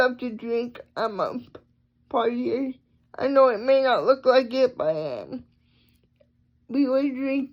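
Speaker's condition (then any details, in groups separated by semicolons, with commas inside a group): Cerebral palsy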